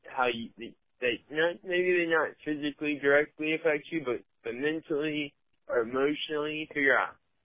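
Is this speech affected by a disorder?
Yes: cerebral palsy, mild; had speech therapy.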